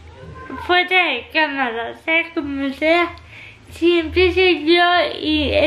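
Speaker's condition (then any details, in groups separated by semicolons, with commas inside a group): Cerebral palsy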